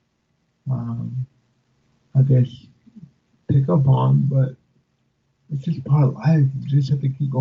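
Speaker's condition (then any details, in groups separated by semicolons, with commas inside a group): Cerebral palsy; speech affected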